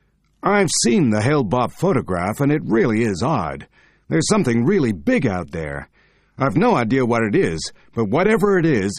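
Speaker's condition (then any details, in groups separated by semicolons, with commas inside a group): No condition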